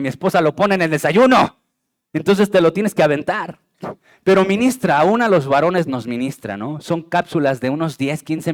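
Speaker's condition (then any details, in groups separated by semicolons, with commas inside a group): No condition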